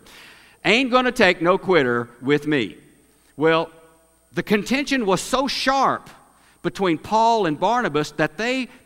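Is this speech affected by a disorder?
No.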